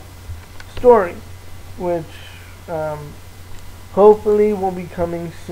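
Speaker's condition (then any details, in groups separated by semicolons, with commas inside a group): Cerebral palsy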